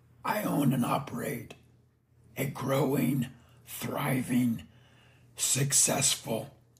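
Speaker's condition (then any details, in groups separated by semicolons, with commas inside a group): Throat cancer; tracheostomy tube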